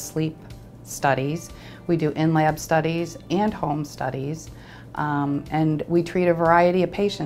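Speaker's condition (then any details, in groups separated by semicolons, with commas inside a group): No condition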